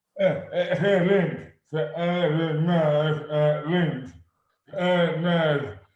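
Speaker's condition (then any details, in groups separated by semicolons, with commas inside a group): Dystonia; affects hands and speech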